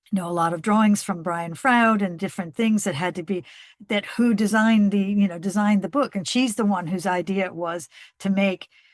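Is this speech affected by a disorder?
No.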